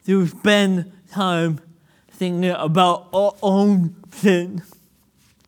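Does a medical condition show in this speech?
Yes: cerebral palsy; childhood physical.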